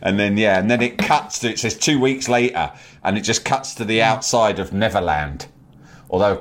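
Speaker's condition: No condition

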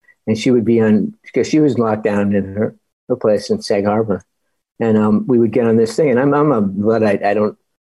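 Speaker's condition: Parkinson's disease; spinal tumor removed to prevent paralysis

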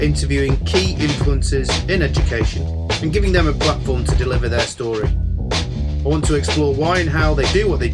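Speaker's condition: No condition

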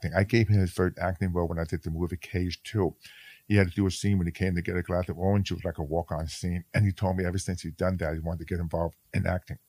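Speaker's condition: Hearing loss; severe speech impediment as a child

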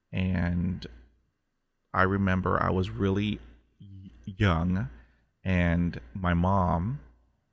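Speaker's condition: Stuttering; stutter since childhood; prolonged sounds

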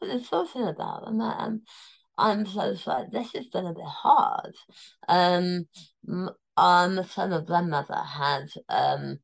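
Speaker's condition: Tongue cancer, near-total glossectomy, stage 4 tongue cancer; immunotherapy around surgery

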